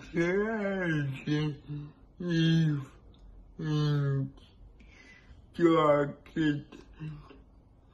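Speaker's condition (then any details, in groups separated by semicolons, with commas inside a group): Cerebral palsy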